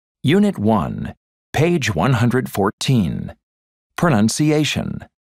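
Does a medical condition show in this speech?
No.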